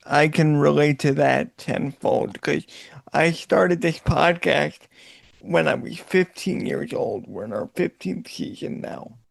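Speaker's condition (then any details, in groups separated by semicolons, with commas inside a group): Cerebral palsy; voice sometimes sounds childlike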